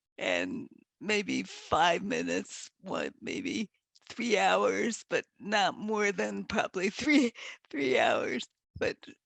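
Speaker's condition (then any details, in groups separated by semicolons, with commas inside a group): Multiple sclerosis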